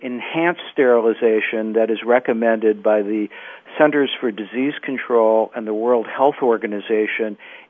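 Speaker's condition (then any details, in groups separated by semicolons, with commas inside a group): No condition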